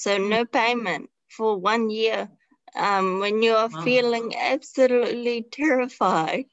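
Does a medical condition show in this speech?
Yes: traumatic brain injury; car crash; years after car crash; relearned talking.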